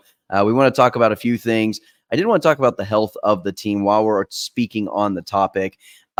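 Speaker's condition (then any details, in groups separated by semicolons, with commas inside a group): No condition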